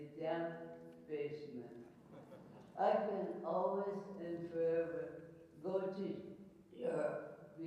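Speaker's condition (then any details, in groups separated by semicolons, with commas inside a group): ALS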